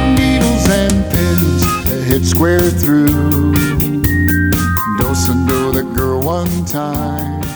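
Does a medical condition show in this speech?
No.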